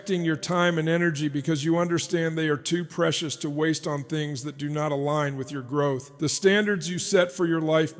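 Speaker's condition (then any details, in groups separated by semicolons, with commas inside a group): No condition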